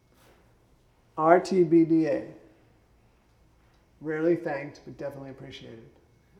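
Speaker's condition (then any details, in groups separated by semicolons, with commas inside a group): Parkinson's; cognitive issues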